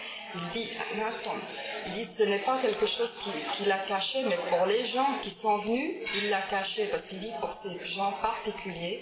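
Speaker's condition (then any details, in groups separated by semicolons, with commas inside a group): No condition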